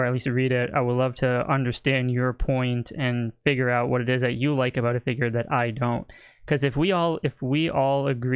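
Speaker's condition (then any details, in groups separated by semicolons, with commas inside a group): No condition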